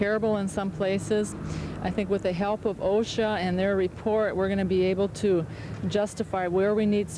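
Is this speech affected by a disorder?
No.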